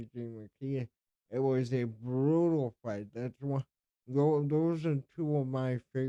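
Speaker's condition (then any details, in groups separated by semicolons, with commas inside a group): Cerebral palsy; speech affected by cerebral palsy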